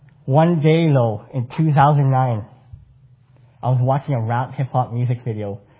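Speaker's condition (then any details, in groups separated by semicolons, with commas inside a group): Cleft palate; congenital cleft palate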